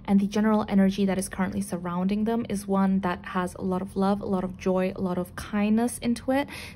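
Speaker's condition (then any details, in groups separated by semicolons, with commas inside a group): No condition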